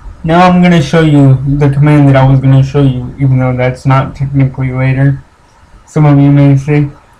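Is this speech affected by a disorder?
Yes: cerebral palsy.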